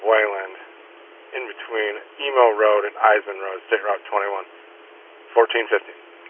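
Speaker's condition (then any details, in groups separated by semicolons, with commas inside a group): No condition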